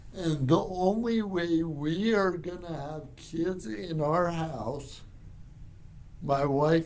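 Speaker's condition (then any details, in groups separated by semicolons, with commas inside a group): Cerebral palsy; from birth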